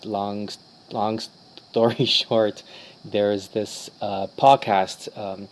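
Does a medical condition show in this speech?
Yes: stuttering; stutter since early childhood; stutters less while recording, more with recorder off or own voice muffled, stutters on 'animation'; here repeated words, blocks.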